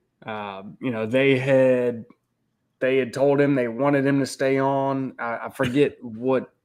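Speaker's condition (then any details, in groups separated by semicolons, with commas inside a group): No condition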